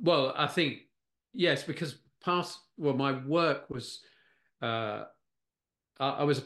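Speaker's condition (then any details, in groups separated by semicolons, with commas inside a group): Aphasia after stroke; stroke at age 69, no mobility loss, cannot write scripts; NHS speech therapy after 6-week wait, Anne's kids flashcards, fluctuating first 9 months, gradual improvement; word-finding difficulty, words come slowly or not at all, occasional faltering, less fluent, easier one-on-one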